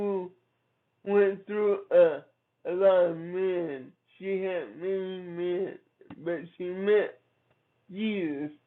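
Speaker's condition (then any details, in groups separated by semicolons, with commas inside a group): Cerebral palsy; from birth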